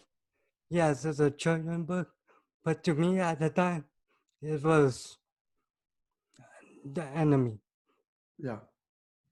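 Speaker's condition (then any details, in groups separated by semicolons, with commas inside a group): Cerebral palsy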